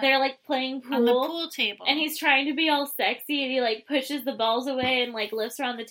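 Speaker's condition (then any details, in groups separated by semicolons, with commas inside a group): No condition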